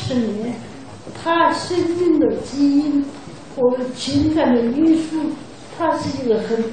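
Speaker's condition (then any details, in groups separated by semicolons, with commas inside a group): Cerebral palsy; oxygen deprivation during breech delivery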